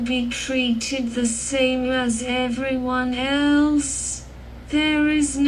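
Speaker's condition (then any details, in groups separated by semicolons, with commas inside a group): Cerebral palsy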